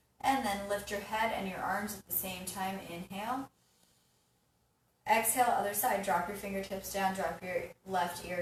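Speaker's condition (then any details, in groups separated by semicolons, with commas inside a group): No condition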